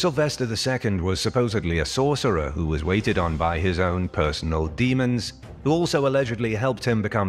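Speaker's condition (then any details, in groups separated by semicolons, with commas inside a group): No condition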